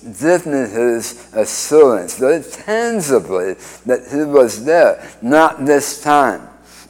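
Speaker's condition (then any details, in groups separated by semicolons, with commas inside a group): Speech impediment after cancer surgery; radiation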